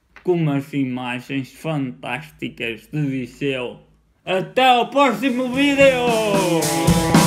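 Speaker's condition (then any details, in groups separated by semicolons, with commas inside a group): Cerebral palsy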